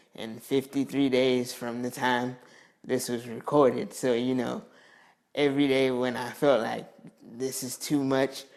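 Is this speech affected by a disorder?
Yes: cerebral palsy; affects mobility.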